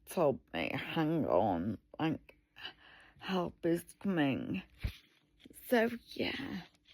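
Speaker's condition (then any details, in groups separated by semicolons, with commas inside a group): Multiple sclerosis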